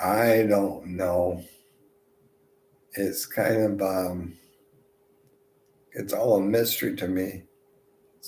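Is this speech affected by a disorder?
Yes: multiple sclerosis.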